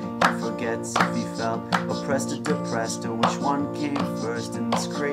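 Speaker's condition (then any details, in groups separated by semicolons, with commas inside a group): No condition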